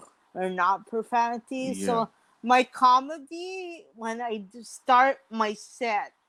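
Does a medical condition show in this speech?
Yes: mild cerebral palsy.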